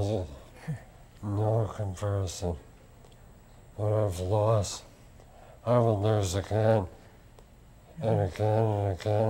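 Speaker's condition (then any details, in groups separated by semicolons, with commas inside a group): Lou Gehrig's disease; onset index finger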